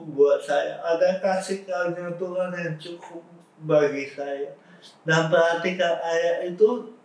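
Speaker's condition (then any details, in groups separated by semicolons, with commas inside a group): Cerebral palsy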